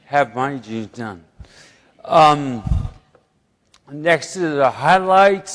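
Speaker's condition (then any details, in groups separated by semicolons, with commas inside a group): Ataxia; slurring and poor speech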